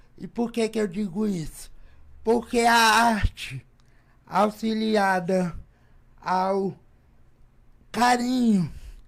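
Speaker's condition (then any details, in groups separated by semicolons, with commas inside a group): Cerebral palsy; from birth, premature birth, affects motor coordination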